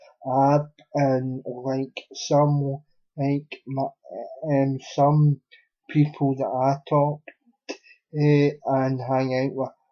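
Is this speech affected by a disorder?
Yes: cerebral palsy; unable to walk.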